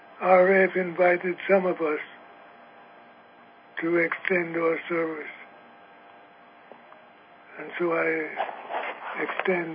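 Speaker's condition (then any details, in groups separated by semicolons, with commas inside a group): Parkinson's; severe Parkinson's, age 82, weak airflow, cannot sustain saxophone, flute or clarinet for whole gig; tired, exhausted, taken off air, wife Annie answers for him; choppy, strain audible in voice, stressful to speak, may have difficulty speaking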